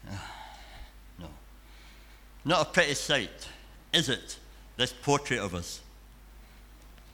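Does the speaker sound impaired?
Yes: cleft palate and cleft lip; congenital cleft palate and cleft lip.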